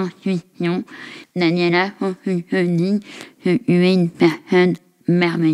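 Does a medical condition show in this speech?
Yes: facial palsy; left side of face affected; onset in childhood.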